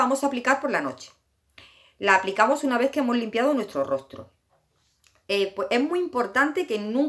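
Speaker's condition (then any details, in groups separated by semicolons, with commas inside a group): No condition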